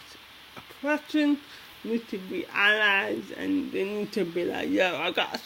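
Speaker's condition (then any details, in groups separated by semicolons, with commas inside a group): Cerebral palsy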